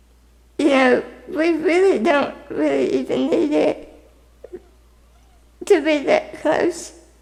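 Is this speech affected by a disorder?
Yes: spinal muscular atrophy type 2.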